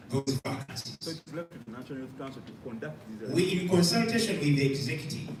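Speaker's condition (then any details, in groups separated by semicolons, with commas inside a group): No condition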